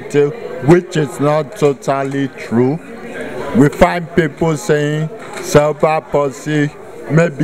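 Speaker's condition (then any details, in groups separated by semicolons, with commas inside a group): Cerebral palsy; affects movement and muscle tone; adult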